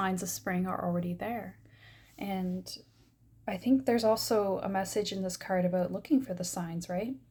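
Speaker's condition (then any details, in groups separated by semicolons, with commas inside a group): No condition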